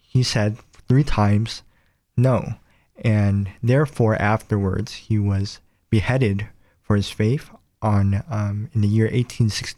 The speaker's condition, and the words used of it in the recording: Cleft palate. And, and it's something I like take for granted sometimes, but just to be able to speak is something I'm very grateful for.